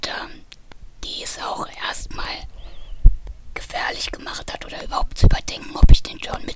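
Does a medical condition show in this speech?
Yes: voice disorder after laryngeal cancer, radiation scarring of vocal folds; laryngeal cancer treated with radiation and chemotherapy, vocal cord scarring from radiation, swallowing disorder; ongoing vocal cord impairment, swallowing problems, eating with workarounds, mostly fed via feeding tube; voice somewhat quieter, audibly affected, recording volume turned up high.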